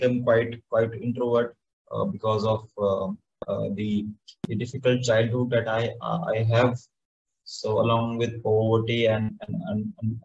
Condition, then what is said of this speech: Stuttering. I'm a person with stammering, and I face challenges while articulating sentences as well, like even more in English, because English is not my first language